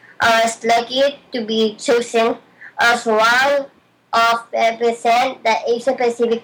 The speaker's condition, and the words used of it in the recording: Down syndrome. Even before joining Special Olympics, I had my regular speech therapy sessions.